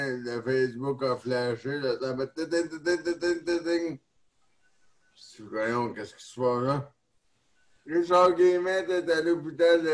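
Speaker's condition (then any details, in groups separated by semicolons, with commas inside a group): Neonatal cerebral palsy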